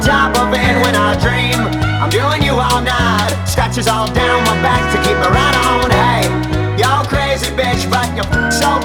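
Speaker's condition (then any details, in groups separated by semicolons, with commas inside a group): No condition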